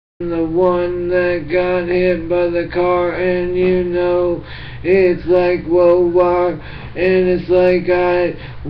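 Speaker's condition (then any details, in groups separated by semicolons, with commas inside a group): Brain injury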